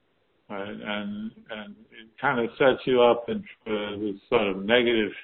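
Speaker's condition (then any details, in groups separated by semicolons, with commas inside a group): Parkinson's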